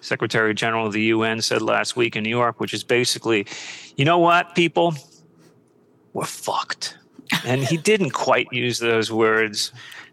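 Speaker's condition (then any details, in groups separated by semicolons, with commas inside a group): No condition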